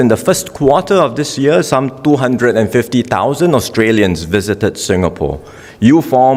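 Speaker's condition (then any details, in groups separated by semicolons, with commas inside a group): No condition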